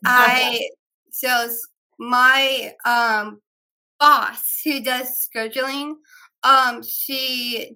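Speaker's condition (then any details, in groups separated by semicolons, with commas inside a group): Down syndrome; three copies of 21st chromosome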